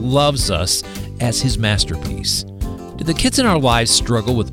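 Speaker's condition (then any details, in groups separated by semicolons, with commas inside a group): No condition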